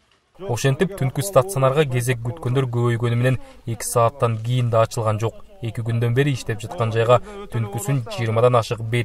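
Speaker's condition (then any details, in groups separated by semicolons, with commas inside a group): No condition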